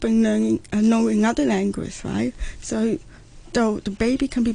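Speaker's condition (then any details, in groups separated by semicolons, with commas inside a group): Profound deafness, congenital profound hearing loss; profound hearing loss from premature birth at eight months, not genetic, diagnosed near age one; hearing aids worn lifelong, hears about 60 percent, lip-reads, uses sign language; speech therapy from age one, weekly speech training, daily training by mother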